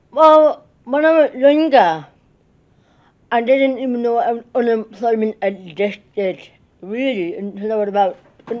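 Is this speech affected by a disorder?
Yes: cerebral palsy.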